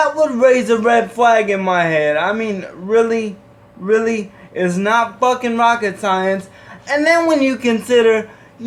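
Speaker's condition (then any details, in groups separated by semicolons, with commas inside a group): Cerebral palsy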